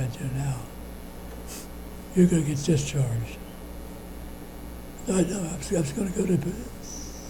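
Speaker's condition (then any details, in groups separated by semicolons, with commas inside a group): Parkinson's disease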